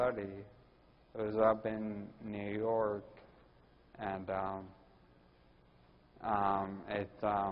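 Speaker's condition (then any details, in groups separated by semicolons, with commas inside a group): Ataxia; speech typical of the condition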